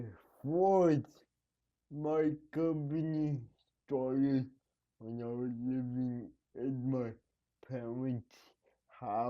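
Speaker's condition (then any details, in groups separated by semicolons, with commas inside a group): Cerebral palsy; needs help at night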